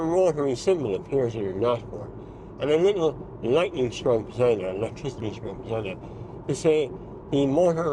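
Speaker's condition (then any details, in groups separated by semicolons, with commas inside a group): Mouth cancer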